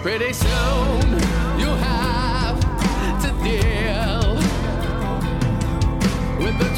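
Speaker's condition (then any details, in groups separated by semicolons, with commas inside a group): No condition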